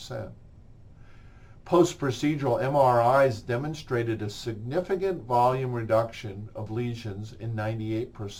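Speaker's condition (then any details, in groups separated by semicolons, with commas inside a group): No condition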